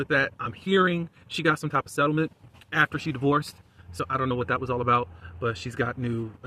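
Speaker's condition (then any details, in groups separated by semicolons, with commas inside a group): No condition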